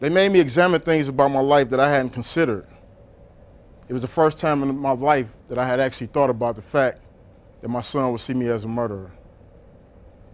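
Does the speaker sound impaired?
No.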